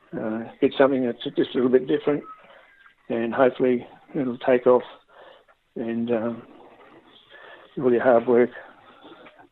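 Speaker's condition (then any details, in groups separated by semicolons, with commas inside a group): Parkinson's disease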